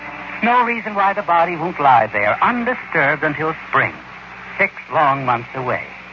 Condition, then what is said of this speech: No condition.